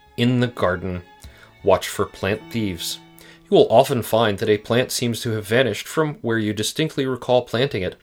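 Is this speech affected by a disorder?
No.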